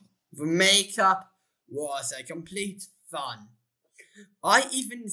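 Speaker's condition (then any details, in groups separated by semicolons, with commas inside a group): Down syndrome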